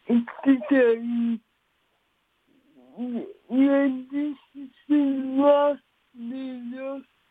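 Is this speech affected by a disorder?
Yes: cerebral palsy; since birth, oxygen loss to brain during delivery, all four limbs affected, walks slowly, spasms; speech affected, listeners must pay attention to follow.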